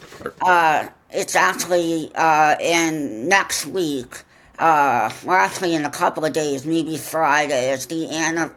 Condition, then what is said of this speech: Deafness. Well, and you're an excellent and very good conversationalist.